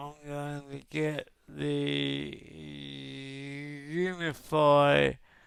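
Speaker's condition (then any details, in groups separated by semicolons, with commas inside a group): Cerebral palsy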